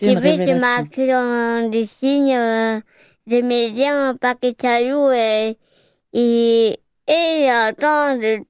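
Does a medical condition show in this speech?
Yes: hearing impairment; hard of hearing from birth, uses sign language, sign-singer with Patrice Carillo, lived at Foyer Marignate, other foyers.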